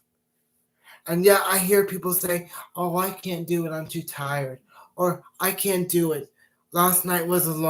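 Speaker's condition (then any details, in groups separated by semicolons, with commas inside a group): Cerebral palsy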